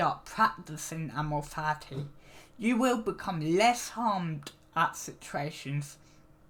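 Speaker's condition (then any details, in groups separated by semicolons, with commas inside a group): Cerebral palsy; needs frequent rest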